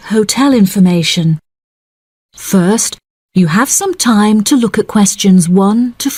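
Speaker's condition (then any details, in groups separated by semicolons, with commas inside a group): No condition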